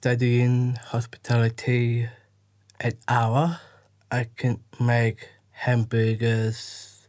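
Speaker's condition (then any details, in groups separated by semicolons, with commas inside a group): Down syndrome; helped when listeners wait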